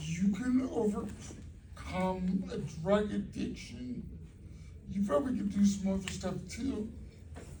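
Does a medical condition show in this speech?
Yes: cerebral palsy.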